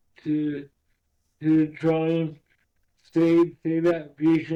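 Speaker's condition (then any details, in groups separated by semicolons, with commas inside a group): Cerebral palsy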